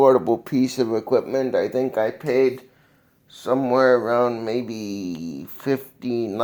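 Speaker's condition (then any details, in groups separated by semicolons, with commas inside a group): Cerebral palsy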